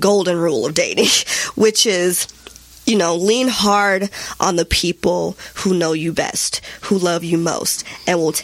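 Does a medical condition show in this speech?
No.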